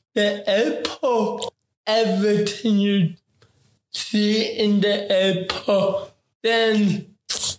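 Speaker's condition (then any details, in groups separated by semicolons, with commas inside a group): Ataxic cerebral palsy; affects talking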